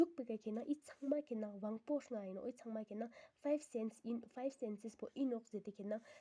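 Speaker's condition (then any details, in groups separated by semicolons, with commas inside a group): No condition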